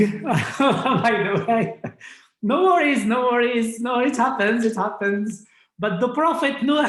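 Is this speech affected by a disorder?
No.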